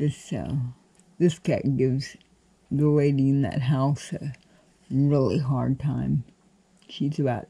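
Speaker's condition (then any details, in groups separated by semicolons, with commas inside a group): Cerebral palsy; cannot walk, crawls to get around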